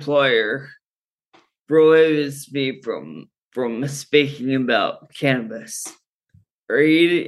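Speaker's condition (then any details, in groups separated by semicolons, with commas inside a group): Friedreich's ataxia; genetic neuromuscular condition, present from birth, normal childhood, slowly worsening, diagnosed in college; progressive, managed with cannabis for neuropathic pain, muscle relaxing, sleep; ataxia worse when not well-rested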